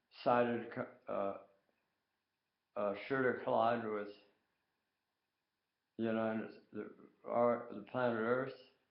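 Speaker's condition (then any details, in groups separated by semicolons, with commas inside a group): Tongue cancer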